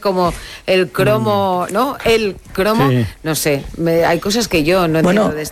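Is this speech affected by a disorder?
No.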